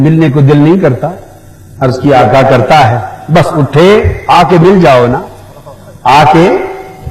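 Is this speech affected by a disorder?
No.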